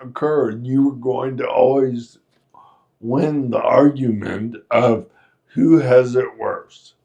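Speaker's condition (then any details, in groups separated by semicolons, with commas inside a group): Friedreich's ataxia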